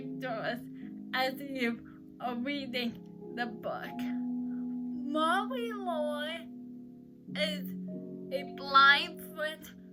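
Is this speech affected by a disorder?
Yes: cerebral palsy; uses crutches.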